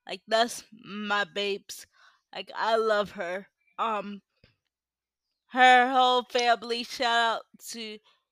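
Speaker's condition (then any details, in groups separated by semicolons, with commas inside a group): Cerebral palsy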